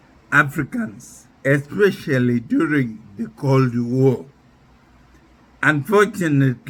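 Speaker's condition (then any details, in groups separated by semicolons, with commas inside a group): Neurological disease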